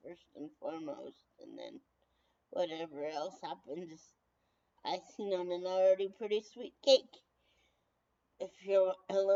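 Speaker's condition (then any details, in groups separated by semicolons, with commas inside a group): Brain injury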